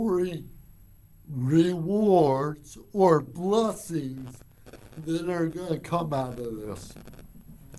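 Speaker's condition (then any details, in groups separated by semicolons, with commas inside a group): Cerebral palsy; from birth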